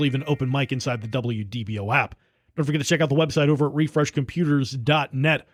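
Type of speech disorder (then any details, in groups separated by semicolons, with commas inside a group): None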